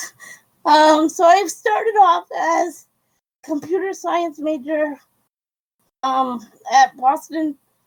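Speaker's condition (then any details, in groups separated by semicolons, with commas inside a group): Cerebral palsy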